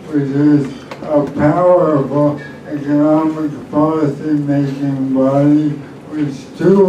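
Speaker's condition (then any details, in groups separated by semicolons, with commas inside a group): ALS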